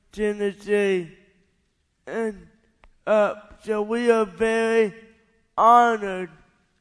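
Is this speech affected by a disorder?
Yes: cerebral palsy; white plastic braces on both legs in childhood.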